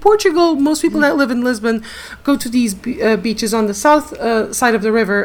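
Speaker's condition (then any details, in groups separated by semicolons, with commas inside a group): No condition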